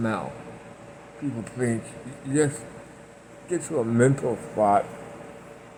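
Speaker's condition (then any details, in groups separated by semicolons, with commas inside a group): Parkinson's; speech impediment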